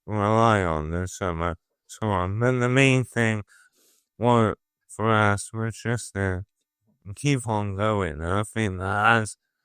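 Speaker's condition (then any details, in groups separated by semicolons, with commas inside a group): Motor neuron disease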